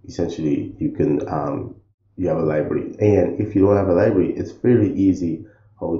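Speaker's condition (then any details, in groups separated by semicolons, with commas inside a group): No condition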